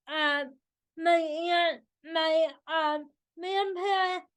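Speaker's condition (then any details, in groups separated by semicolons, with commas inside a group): Cerebral palsy, spastic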